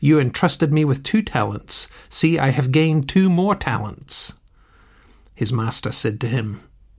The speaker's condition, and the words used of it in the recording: None; typical speech.